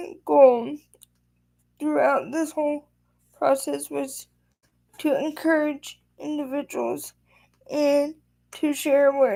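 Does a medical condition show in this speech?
Yes: quadriplegic spastic cerebral palsy.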